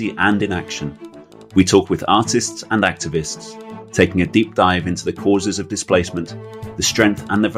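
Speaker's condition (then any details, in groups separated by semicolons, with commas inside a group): No condition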